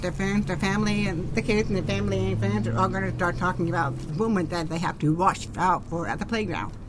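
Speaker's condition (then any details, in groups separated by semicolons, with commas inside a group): Deafness; genetic hereditary nerve deafness, born hearing or hard of hearing, profoundly deaf by age five; deaf-sounding voice, mistaken for drunk slurring, sometimes taken as German accent, speech learned while hearing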